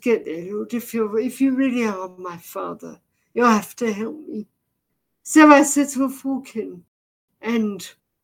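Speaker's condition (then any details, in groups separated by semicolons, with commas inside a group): Deafness, severe; can hardly understand speech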